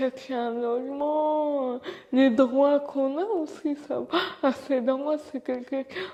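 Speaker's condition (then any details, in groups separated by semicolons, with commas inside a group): Cerebral palsy; from birth, uses wheelchair; age 25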